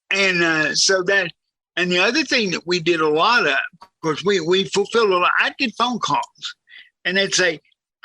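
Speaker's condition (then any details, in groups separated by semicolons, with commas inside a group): Cerebral palsy, severe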